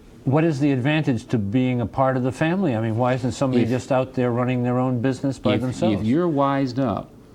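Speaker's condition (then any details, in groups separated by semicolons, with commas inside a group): No condition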